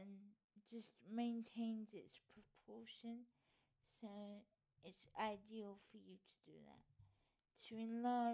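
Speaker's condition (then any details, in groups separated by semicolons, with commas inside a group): Cerebral palsy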